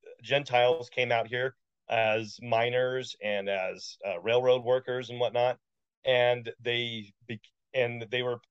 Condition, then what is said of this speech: Stuttering. And so I just through practice, and getting past those fears and, you know, learning ways to get to not be obviously stuttering.